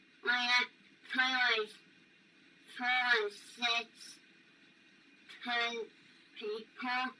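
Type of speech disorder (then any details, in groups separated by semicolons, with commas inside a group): Dysarthria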